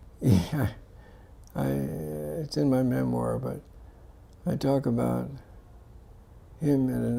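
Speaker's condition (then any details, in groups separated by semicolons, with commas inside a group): Parkinson's disease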